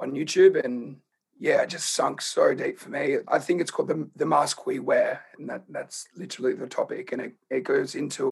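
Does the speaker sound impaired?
Yes: laryngeal cancer; HPV-related, in voice box, onset age 27-28, earlier neck fusion surgery with tubes past larynx; diagnosed about one year ago after months of croaky voice first thought nodules; speaks at low tone, hard to project voice.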